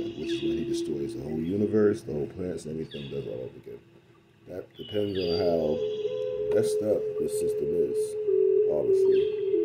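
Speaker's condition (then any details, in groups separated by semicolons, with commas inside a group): No condition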